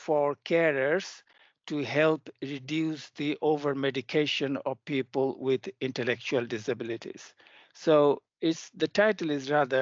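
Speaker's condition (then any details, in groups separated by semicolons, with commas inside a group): No condition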